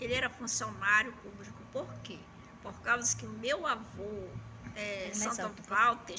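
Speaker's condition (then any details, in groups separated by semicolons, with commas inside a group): No condition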